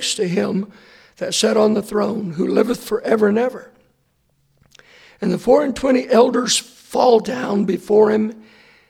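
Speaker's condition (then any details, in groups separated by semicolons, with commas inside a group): Hoarseness after vocal cord surgery; vocal cords look straight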